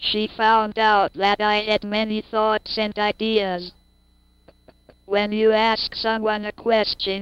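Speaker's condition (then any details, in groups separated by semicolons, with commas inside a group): Cerebral palsy; cannot speak, communicates via word boards and facial expressions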